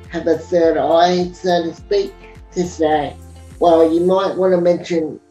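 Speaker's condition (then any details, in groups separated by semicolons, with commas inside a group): Severe cerebral palsy; severe spastic quadriplegia, both arms and legs; severe, diagnosed at 9 months, now 37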